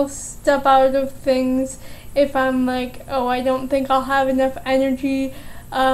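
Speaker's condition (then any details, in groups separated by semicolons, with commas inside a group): Cerebral palsy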